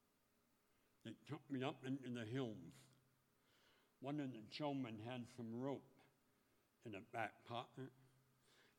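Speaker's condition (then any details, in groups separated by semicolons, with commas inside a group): Speech impediment; mirror under lips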